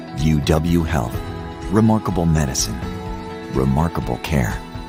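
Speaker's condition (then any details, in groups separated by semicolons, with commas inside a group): No condition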